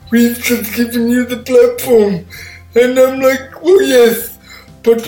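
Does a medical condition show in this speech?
Yes: cerebral palsy; all four limbs affected, from birth, born 12 weeks premature; speech impairment, takes listeners a while to catch on, listeners hesitant to ask for repeats.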